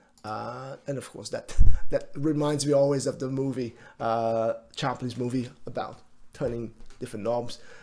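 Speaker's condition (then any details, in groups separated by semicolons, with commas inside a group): No condition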